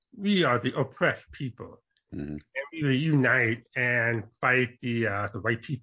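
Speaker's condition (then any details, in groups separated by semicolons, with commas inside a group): Born deaf; congenital deafness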